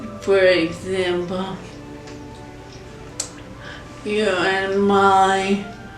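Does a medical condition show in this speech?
Yes: ALS.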